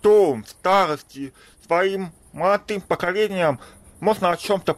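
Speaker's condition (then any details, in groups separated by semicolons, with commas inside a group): Deafness; congenital deafness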